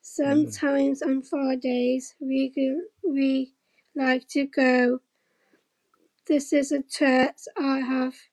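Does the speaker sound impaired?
Yes: Down syndrome; since infancy, hole in heart, heart surgery at nine months, wires for heart; adult, living independently for six years with a little support.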